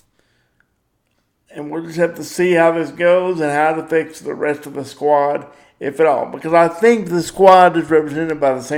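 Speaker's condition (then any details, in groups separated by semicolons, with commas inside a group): Cerebral palsy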